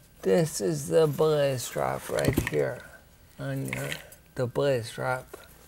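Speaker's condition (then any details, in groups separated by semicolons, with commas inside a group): Ataxia; rare, progressive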